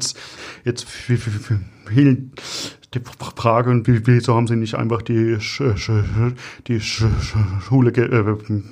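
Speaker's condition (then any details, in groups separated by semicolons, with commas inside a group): Stuttering; frequent word and part-word repetitions, many fillers Äh, broken-off words; repeated sounds, repeated words, prolonged sounds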